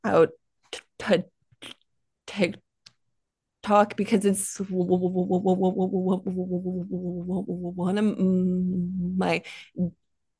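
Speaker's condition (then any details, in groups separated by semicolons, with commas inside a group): Stuttering; more comfortable the more people spoken to, sound repetitions; repeated sounds, prolonged sounds, blocks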